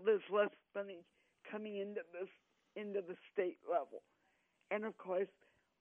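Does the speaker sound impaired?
Yes: cerebral palsy; since birth; 18 years of speech therapy.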